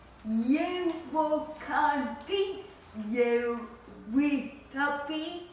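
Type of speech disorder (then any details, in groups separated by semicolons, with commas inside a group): Apraxia of speech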